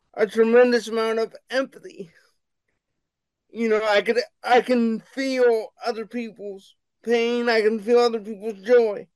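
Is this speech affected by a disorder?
Yes: cerebral palsy; wheelchair bound, childhood processing difficulty, occupational and physical therapy improved communication, types with right index finger; unstable voice, pitch goes high and low, speech recognition software produces nonsense.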